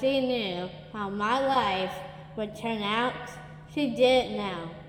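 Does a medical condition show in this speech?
Yes: Down syndrome; suspected prenatally, present from birth, petite stature, occupational and physical therapy from infancy; speech therapy from infancy, answered audition questions with clarity at age 6.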